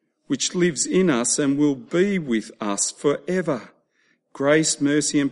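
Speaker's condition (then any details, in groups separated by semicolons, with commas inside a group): No condition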